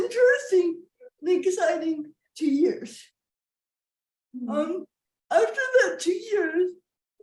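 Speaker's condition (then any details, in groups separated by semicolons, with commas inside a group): Cerebral palsy; wheelchair user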